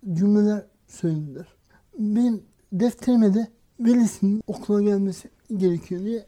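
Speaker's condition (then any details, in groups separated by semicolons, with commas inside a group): Cerebral palsy; no speech or walking until age 6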